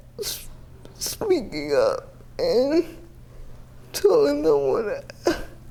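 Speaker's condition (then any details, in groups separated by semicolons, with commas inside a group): Cerebral palsy, severe; quadriplegia with athetoid component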